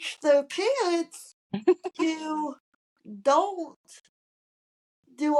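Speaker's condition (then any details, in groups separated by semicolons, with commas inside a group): Cerebral palsy; from birth, wheelchair user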